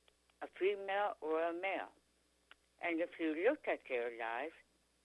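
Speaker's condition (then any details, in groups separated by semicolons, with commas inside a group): Tongue cancer; second surgery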